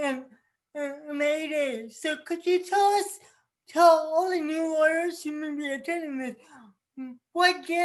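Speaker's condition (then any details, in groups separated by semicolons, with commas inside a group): Cerebral palsy; from birth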